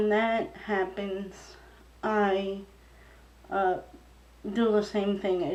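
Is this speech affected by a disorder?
Yes: cerebral palsy; wheelchair user, past surgeries.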